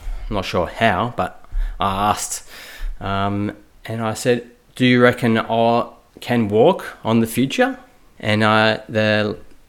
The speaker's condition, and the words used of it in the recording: Aphasia. After one hour talking, my speech is worse and worse and